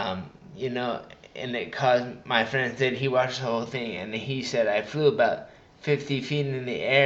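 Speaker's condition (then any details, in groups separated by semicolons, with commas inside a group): Traumatic brain injury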